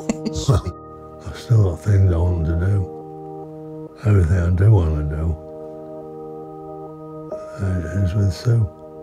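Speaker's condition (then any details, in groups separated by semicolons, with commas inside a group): Parkinson's; 20 years since onset, poor mobility, long freezes, many medications; swallowing problems, breathing sometimes affected, jaw dystonia, mouth won't close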